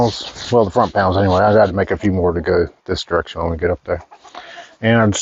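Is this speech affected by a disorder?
No.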